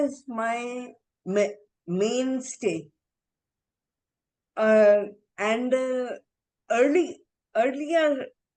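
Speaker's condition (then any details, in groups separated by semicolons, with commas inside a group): Encephalitis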